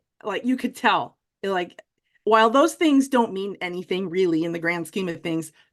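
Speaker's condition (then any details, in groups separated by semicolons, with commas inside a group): No condition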